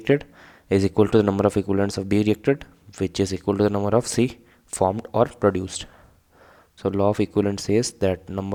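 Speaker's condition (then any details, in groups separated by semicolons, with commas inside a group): No condition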